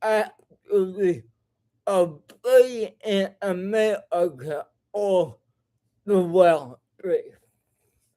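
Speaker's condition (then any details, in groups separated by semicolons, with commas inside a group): Cerebral palsy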